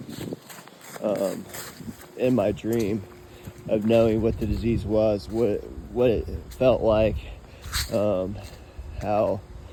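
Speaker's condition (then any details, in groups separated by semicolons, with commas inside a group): No condition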